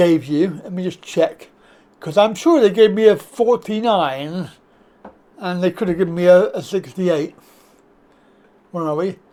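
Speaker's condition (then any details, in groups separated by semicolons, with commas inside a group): Cerebral palsy; back surgery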